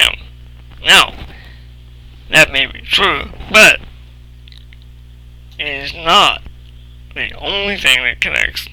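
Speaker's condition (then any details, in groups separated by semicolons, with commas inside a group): Cerebral palsy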